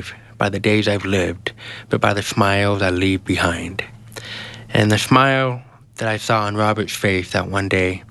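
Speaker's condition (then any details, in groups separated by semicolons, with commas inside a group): Genetic hearing loss; congenital genetic 90% hearing loss inherited from father, diagnosed almost age two, no cochlear implant; speaks well after years of therapy, trouble understanding unfamiliar accents on phone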